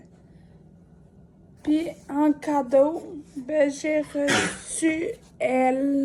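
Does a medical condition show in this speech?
Yes: ataxia; degenerative.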